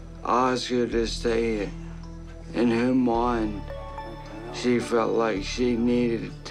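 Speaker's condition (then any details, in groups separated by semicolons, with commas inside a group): Traumatic brain injury; car accident; six months intensive therapy, nearly leaving rehabilitation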